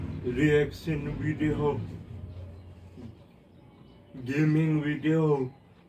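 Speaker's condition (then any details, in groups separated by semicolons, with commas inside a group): Athetoid cerebral palsy; athetoid, cannot control any body part, cannot walk; constant involuntary movement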